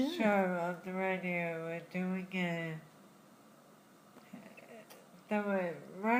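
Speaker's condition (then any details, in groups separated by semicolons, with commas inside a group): Friedreich's ataxia; diagnosed in childhood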